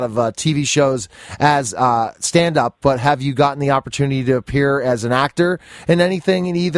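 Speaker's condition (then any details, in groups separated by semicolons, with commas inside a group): No condition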